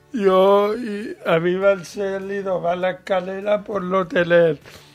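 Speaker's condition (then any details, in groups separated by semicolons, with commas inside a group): Cerebral palsy, mild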